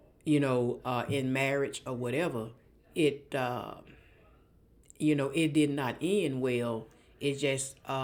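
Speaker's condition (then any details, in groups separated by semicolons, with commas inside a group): No condition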